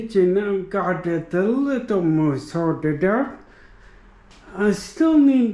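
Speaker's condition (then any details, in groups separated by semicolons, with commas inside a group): Traumatic brain injury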